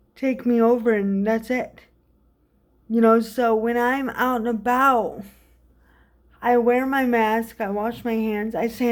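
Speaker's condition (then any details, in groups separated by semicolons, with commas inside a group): Cerebral palsy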